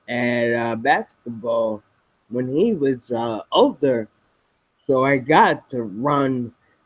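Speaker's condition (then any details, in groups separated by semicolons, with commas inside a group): Spinocerebellar ataxia type 7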